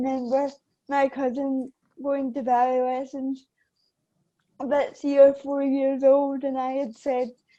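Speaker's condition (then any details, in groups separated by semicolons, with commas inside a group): Cerebral palsy; affects balance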